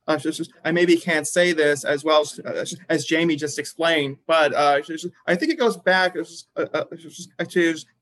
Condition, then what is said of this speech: Stuttering. As I speak with a stutter like this, I constantly have a stream of running words in my head, where if I anticipate a stutter or a silent block, I automatically have to think of a switch word I can use.